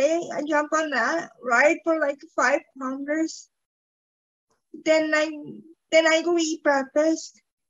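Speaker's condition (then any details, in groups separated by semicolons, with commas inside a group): Cerebral palsy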